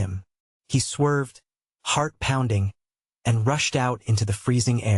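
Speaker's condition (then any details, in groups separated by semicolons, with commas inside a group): No condition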